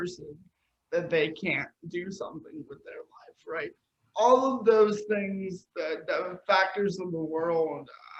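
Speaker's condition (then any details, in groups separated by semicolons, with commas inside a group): Cerebral palsy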